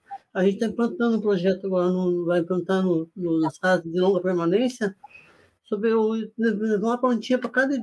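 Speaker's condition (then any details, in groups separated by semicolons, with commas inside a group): Parkinson's disease; freer facial expression and movement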